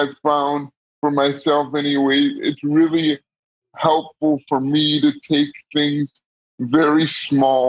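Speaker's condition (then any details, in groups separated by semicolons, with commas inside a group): Cerebral palsy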